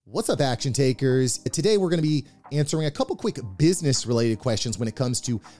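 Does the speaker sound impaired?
No.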